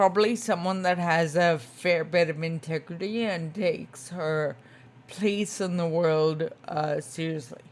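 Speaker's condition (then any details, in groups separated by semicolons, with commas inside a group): Spinocerebellar ataxia type 2, SCA2; tongue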